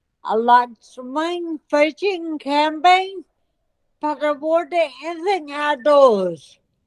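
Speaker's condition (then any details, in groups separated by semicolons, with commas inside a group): Multiple system atrophy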